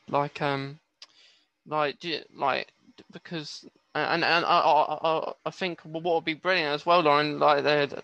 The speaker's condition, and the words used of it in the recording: Stuttering. So, so, sometimes if I can't get a word out, I try uh, in my head.